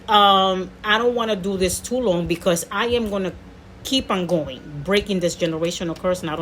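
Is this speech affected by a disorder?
No.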